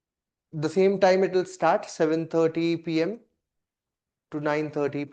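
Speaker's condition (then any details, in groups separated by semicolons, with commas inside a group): No condition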